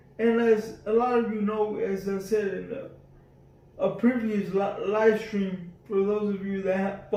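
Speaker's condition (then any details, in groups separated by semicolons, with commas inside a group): Cerebral palsy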